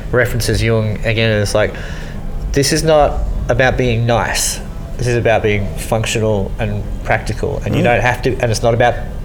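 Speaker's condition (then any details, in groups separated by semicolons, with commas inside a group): Cleft lip and palate; congenital cleft lip and palate, repeated hospital stays and surgeries as a baby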